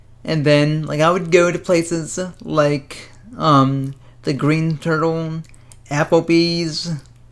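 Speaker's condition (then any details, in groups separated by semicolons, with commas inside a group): Cerebral palsy; speaks fast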